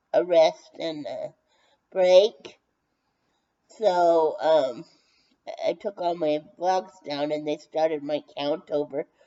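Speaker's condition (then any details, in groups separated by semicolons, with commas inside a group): Brain injury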